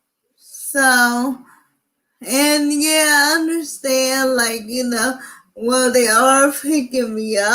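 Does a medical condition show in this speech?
Yes: cerebral palsy.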